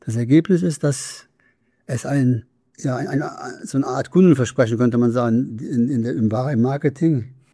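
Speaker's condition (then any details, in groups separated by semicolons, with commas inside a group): Parkinson's disease; speech therapy trains facial muscles against freezing face and speech against decline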